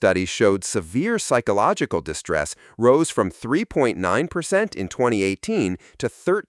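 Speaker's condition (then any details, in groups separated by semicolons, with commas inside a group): No condition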